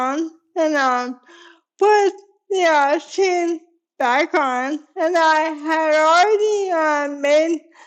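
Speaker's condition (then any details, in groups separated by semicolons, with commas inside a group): ALS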